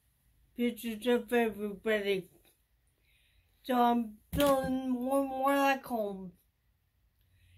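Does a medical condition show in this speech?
Yes: traumatic brain injury.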